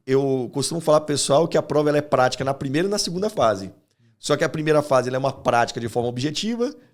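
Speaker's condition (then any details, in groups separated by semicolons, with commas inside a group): No condition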